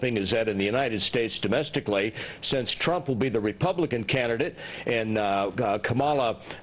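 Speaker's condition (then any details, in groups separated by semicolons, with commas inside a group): No condition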